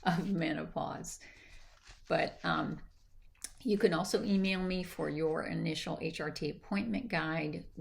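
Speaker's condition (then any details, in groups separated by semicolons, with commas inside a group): No condition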